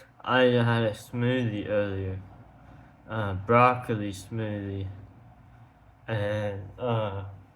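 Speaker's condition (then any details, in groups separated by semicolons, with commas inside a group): Tongue cancer surgery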